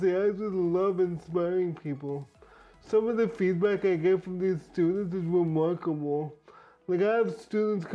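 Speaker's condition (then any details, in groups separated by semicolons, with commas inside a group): Brain injury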